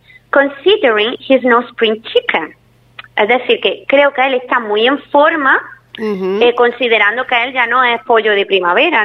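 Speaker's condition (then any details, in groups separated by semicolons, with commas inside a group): No condition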